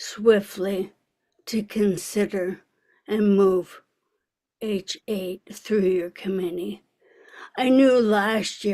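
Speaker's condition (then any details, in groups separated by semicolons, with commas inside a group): ALS; speech audibly affected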